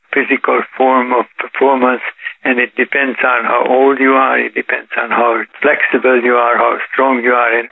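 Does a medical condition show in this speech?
Yes: Parkinson's disease; Parkinson's disease detected about 8 years ago.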